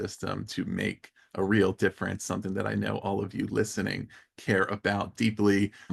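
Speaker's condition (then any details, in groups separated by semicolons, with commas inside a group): No condition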